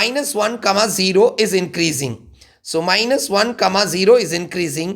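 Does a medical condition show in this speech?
No.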